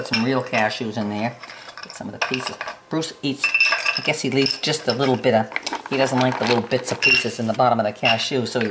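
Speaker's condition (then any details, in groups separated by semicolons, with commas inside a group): No condition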